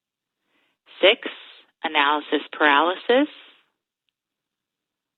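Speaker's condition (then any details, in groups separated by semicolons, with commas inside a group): No condition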